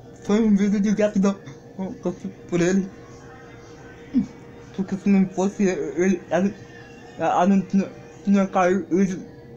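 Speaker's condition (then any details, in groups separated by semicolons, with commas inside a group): Cerebral palsy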